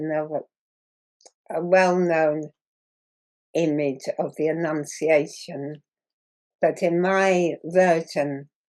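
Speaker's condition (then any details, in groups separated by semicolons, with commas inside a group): Muscular dystrophy; progressive muscle wasting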